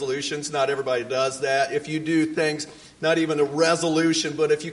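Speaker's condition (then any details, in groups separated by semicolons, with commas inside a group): No condition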